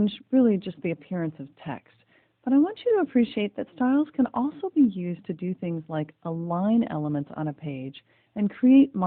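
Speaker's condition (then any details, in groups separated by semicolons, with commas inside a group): No condition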